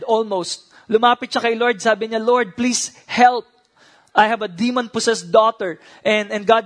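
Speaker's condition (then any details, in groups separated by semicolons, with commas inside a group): No condition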